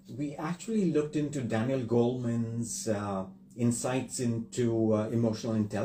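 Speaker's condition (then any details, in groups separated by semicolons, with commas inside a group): No condition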